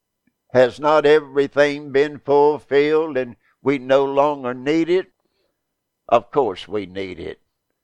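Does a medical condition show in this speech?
No.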